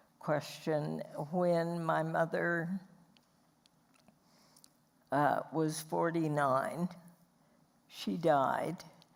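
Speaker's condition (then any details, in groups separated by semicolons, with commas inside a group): Spasmodic dysphonia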